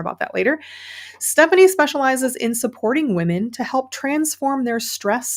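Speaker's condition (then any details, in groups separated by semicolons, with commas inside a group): No condition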